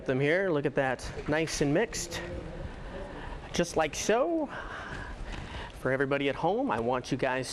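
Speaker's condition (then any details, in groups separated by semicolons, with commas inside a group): No condition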